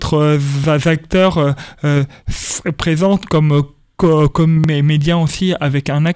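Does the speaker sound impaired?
Yes: stuttering; stuttering since early childhood at school, speech therapy helped, told elimination almost impossible; stuttering persists, described by him as an accent; here repeated sounds, prolonged sounds.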